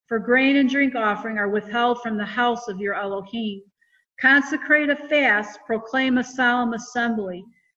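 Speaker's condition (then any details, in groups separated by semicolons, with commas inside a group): No condition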